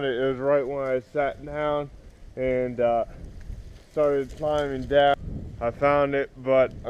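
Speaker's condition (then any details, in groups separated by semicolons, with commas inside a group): Cerebral palsy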